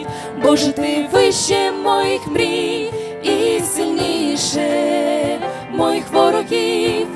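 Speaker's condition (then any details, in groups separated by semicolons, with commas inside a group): No condition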